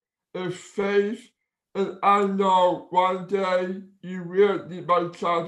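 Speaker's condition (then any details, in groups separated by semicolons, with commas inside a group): Down syndrome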